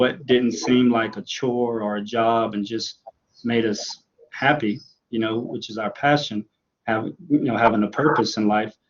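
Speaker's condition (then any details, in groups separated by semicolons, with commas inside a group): No condition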